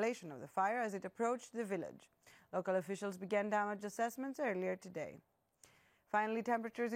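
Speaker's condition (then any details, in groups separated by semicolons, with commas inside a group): No condition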